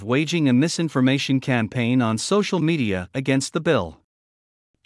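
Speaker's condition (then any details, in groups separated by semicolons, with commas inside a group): No condition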